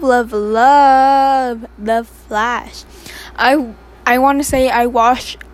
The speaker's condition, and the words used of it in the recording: Stuttering. I'm sorry for those mumbles. I'm sorry if I stutter. I just stutter a lot.